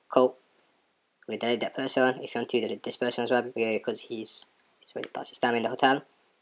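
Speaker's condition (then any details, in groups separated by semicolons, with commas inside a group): No condition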